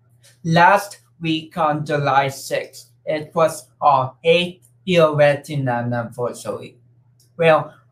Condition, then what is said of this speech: Cerebral palsy. It affects my speech and coordination.